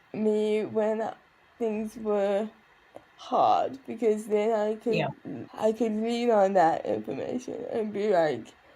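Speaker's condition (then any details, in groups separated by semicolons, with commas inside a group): Cerebral palsy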